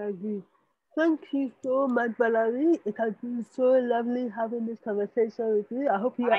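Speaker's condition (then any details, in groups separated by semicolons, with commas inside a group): Spastic cerebral palsy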